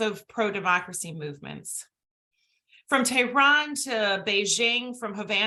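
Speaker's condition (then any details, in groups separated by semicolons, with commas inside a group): No condition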